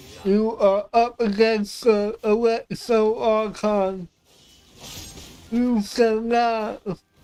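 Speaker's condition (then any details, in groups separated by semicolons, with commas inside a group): Cerebral palsy; affects voice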